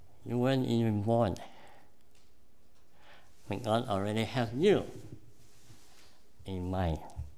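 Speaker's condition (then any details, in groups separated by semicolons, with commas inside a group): Cleft palate; congenital cleft palate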